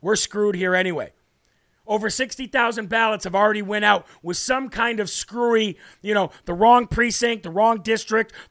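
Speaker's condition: No condition

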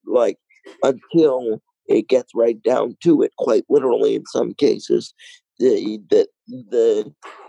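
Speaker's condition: Cerebral palsy, mild

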